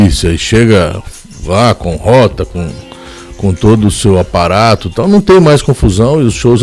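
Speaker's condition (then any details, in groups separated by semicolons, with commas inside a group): No condition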